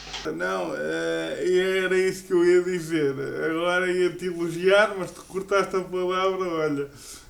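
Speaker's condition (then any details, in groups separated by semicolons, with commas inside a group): Cerebral palsy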